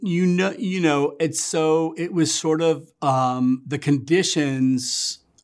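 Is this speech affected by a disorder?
No.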